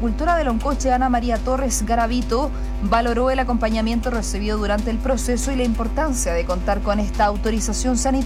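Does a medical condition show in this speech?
No.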